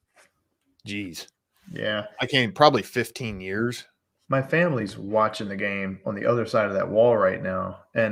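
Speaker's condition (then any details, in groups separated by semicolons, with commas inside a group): No condition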